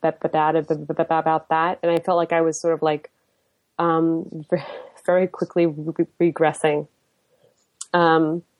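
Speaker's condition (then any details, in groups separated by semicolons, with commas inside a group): Stuttering; mainly repetitions, changes with life changes and stress; more stuttering and new blocks over past few weeks, amid stress, new er job; usually repetitions, recently hard blocks, varies day to day, feels out of control during blocks; repeated sounds, prolonged sounds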